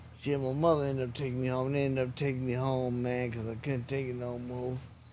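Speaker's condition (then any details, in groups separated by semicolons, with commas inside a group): Traumatic brain injury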